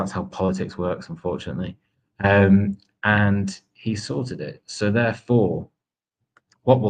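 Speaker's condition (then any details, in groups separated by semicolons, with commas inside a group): No condition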